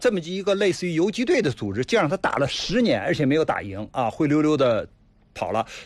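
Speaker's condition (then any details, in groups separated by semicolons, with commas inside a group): No condition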